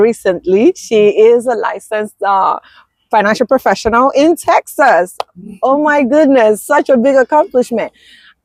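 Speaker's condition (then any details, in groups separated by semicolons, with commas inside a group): No condition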